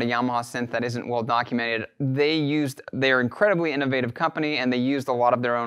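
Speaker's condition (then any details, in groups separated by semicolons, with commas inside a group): No condition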